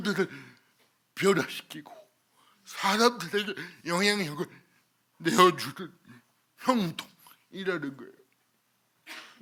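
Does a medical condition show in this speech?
Yes: cerebral palsy.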